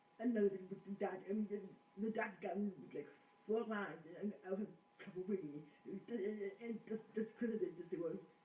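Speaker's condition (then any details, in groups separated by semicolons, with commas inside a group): Cerebral palsy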